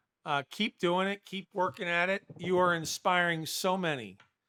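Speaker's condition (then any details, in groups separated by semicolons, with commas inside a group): No condition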